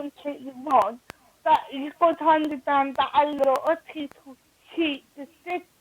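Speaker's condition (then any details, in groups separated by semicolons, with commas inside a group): Cerebral palsy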